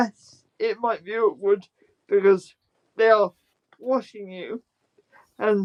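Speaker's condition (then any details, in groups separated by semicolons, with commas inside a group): Spastic quadriplegic cerebral palsy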